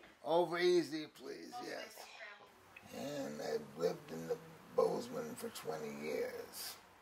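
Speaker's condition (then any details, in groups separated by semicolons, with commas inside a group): Cerebral palsy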